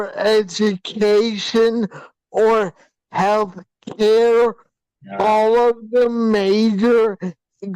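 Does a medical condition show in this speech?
Yes: hydrocephalus with shunt failure.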